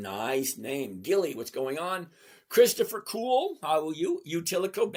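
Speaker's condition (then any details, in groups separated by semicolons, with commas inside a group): No condition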